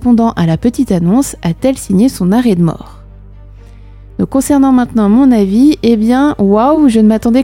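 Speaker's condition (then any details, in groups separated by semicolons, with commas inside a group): No condition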